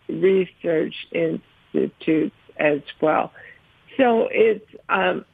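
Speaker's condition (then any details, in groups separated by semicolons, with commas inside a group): ALS; about 7 years since diagnosis, slow progressor, types with eyes on computers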